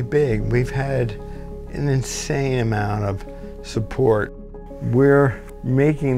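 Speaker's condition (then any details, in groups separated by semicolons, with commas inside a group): ALS; two or more years since diagnosis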